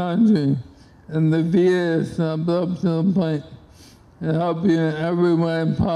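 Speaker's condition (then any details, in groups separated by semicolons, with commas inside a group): ALS; onset left hand and arm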